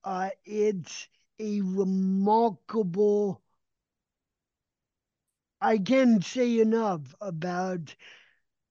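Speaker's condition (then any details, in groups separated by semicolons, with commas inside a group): Cerebral palsy; gait severely affected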